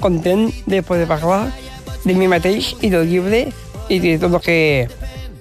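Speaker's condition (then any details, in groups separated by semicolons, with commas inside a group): Down syndrome; adult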